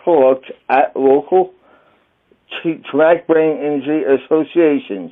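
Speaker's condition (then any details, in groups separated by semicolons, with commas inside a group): Traumatic brain injury; trach tube damaged voice box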